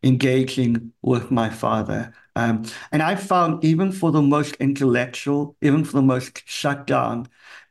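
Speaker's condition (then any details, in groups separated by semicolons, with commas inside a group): Cleft palate; congenital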